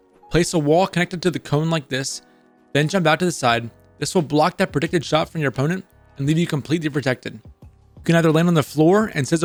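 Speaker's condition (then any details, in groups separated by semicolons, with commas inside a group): No condition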